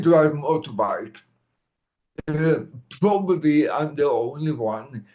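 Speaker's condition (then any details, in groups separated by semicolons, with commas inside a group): Cerebral palsy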